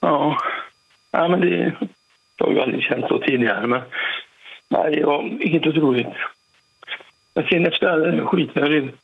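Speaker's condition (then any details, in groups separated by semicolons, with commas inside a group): Parkinson's; 40-50 tablets daily, throat operation, ICU oxygen 12 hours about 2 months ago; recovering from near-fatal ICU stay, much still to work on; sometimes difficulty speaking, trouble getting voice out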